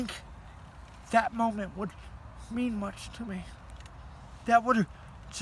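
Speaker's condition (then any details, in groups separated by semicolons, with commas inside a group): Cerebral palsy; heavily altered breathing patterns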